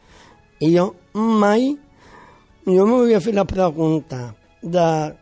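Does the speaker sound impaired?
Yes: Down syndrome; congenital, born with it.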